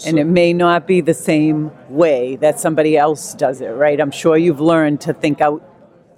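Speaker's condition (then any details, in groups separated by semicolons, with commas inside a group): No condition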